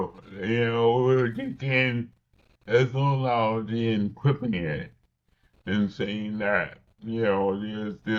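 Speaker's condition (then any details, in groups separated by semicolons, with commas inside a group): Cerebral palsy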